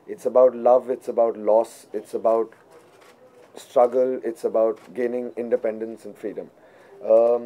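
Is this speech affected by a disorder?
No.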